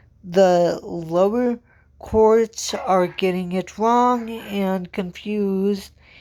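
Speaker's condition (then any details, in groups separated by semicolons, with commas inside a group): Cerebral palsy; from birth, walks with walker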